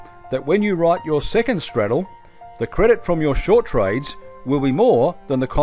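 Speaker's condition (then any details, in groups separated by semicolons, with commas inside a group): No condition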